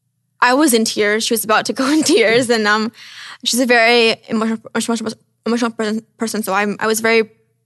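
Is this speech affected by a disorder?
Yes: stutter; severe, onset at age 3 or 4, many years of speech therapy; improved, no longer blocking; long-standing difficulty expressing self verbally, hard to order pizza on the phone; here repeated sounds, blocks.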